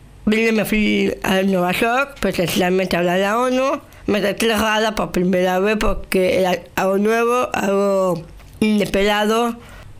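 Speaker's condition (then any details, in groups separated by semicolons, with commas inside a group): Down syndrome; age 35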